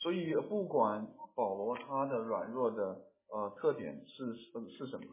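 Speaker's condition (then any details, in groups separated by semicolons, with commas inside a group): No condition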